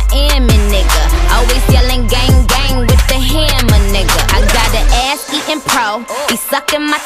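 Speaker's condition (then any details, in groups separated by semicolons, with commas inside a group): No condition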